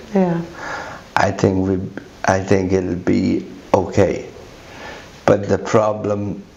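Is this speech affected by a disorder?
Yes: cerebral palsy; quadriplegic form.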